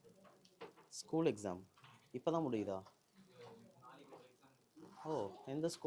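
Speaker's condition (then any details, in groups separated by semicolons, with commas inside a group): No condition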